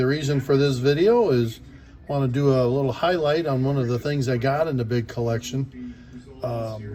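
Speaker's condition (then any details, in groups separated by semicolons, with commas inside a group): No condition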